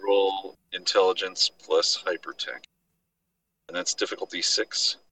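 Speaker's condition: No condition

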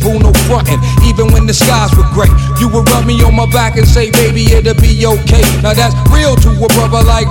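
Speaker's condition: No condition

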